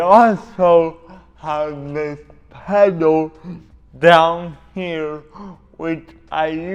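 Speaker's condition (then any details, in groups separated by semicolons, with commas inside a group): Cerebral palsy; uses adaptive equipment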